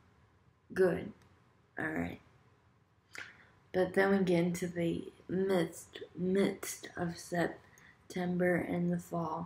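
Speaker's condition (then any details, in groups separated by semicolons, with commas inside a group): Cerebral palsy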